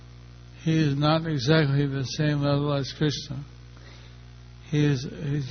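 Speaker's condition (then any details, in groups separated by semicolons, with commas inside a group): Stroke; not so easy to speak, checks whether listeners understand, understood only a little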